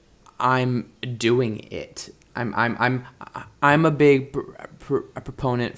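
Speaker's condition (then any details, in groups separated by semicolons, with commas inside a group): Stuttering; no longer uses fluency techniques, stutters openly including in acting; fluent when singing, formerly word switching and circumlocution, hiding caused tension and struggle; repeated sounds, repeated words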